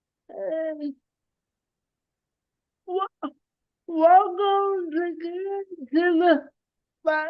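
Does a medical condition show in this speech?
Yes: cerebral palsy.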